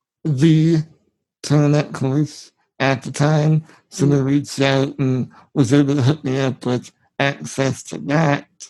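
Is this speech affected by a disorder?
Yes: spinal muscular atrophy; genetic, from birth.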